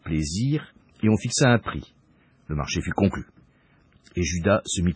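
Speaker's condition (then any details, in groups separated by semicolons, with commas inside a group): No condition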